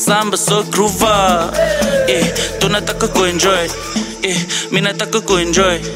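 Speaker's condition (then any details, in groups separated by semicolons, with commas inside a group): No condition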